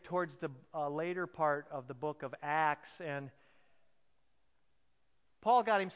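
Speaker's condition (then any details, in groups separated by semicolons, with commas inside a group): No condition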